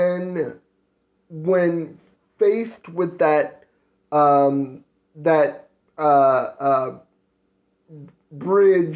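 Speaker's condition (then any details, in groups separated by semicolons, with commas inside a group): Cerebral palsy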